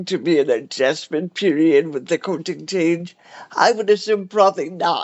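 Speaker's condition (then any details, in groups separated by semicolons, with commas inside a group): Cerebral palsy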